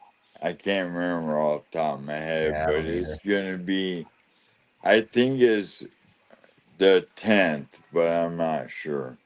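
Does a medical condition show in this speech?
Yes: ALS; losing ability to talk and swallow.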